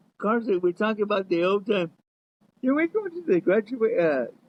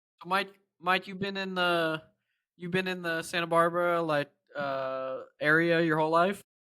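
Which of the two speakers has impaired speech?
The first: cerebral palsy; cerebral palsy, lifelong wheelchair use.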